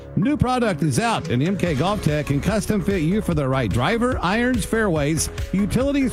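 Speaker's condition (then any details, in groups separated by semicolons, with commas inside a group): No condition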